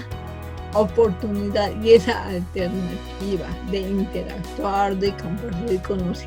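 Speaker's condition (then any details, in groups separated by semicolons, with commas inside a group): Cerebral palsy from birth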